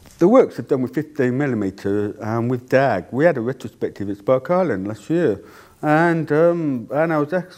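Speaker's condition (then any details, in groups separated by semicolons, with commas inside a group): Deafness; cannot hear own voice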